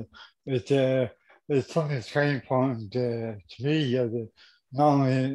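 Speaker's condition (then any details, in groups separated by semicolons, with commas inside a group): Cerebral palsy; diagnosed about 50 years ago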